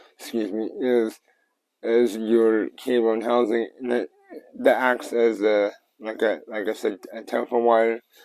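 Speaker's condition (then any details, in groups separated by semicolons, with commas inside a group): Cerebral palsy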